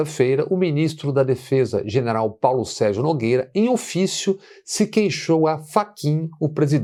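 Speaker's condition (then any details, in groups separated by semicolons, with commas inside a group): No condition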